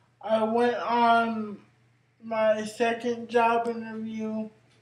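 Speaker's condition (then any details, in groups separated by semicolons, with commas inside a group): Cerebral palsy; brain injury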